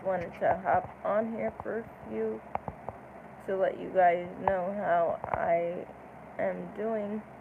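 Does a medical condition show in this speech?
Yes: cerebral palsy.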